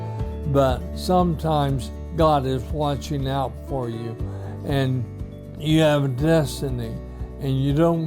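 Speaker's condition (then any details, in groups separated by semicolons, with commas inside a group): ALS; few months since diagnosis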